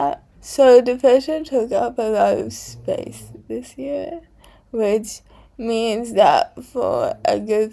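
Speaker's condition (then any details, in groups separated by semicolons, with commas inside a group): Cerebral palsy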